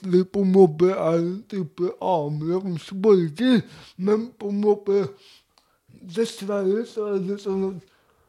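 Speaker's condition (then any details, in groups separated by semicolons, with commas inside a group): Cerebral palsy; speech difficulties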